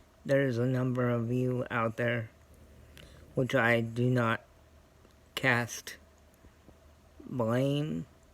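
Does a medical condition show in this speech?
Yes: cerebral palsy; scoliosis.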